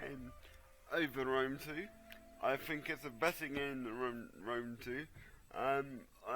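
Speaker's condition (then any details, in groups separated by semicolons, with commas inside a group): Cerebral palsy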